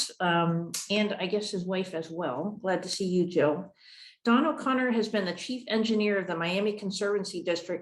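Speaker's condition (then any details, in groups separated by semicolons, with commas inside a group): No condition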